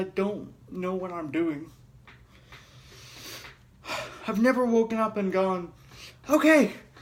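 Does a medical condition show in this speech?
Yes: cerebral palsy.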